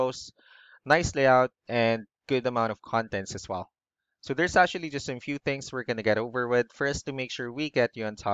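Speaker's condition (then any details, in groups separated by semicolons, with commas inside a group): No condition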